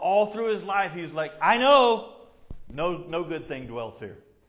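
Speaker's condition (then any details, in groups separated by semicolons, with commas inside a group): No condition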